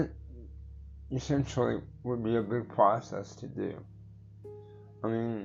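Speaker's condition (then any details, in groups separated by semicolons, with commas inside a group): Cerebral palsy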